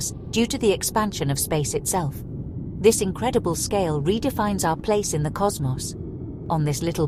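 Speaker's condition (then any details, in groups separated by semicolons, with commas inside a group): No condition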